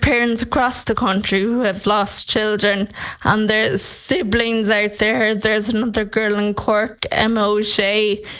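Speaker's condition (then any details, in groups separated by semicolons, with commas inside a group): Friedreich's ataxia; losing mobility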